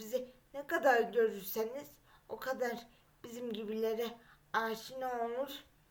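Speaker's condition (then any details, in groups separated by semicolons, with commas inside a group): Cerebral palsy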